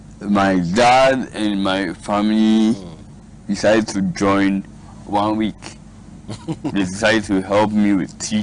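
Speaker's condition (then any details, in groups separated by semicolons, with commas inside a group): Cerebral palsy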